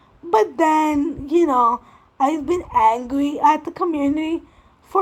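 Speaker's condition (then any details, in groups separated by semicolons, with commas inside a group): Cerebral palsy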